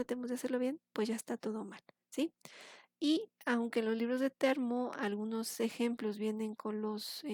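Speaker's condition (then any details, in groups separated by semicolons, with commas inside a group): No condition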